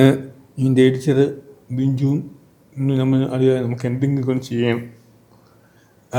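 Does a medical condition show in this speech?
Yes: cerebral palsy; from birth.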